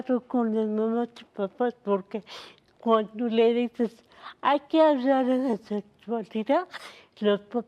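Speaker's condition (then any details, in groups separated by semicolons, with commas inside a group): Cerebral palsy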